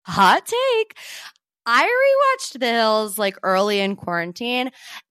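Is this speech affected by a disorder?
No.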